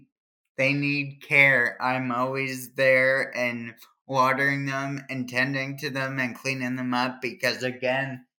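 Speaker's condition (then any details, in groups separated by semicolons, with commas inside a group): Cerebral palsy; brain injury from oxygen loss at fast birth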